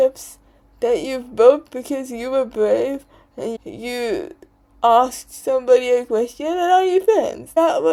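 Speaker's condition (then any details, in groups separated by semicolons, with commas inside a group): Cerebral palsy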